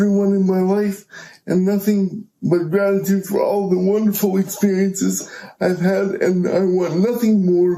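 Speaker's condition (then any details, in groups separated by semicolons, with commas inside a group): Cerebral palsy; power wheelchair user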